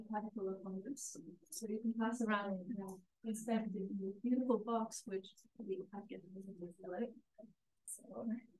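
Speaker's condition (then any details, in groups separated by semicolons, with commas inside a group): No condition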